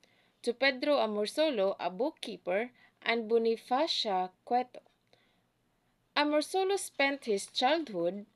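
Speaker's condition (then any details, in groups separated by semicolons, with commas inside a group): No condition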